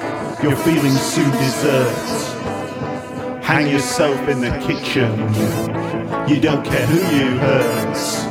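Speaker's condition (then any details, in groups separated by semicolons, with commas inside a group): No condition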